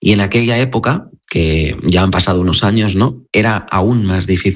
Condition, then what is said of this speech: No condition.